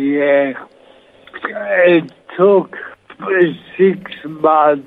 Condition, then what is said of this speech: ALS (motor neuron disease). So he obviously is very mentally astute, even though he's having trouble speaking.